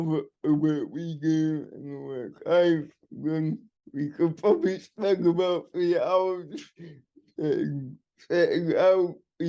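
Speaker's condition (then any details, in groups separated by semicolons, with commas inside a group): Cerebral palsy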